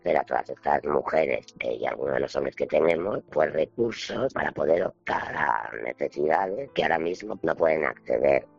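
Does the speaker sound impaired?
Yes: laryngectomy; laryngectomy linked to head and neck cancer, vocal cords removed; voice lost immediately after surgery.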